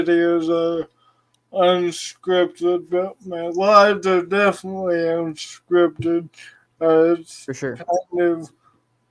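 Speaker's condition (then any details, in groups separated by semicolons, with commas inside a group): Cerebral palsy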